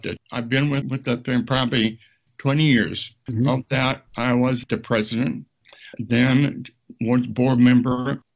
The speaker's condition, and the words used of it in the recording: Aphasia. And that helped me to say words, how to talk and those kind of stuff.